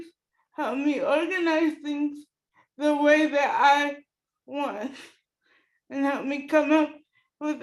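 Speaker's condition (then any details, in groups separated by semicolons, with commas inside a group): Cerebral palsy; fully reliant on care workers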